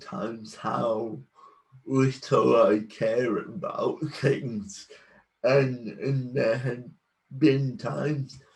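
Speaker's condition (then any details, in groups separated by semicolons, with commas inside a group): Cerebral palsy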